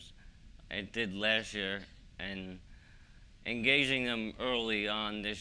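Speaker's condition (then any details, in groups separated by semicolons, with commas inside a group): ALS; voice slightly weaker, swallowing slightly harder, large pills hard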